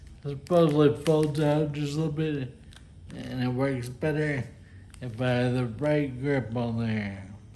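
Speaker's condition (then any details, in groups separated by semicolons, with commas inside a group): Friedreich's ataxia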